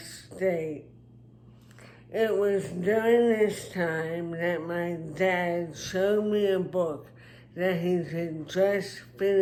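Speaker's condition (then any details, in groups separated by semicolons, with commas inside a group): Traumatic brain injury; speech impairment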